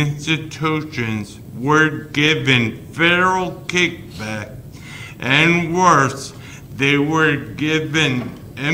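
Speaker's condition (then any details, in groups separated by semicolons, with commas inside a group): Guillain-Barré syndrome; slow progress after full paralysis; formerly unable to speak, on ventilator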